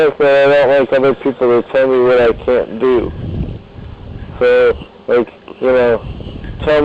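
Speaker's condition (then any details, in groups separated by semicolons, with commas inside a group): Cerebral palsy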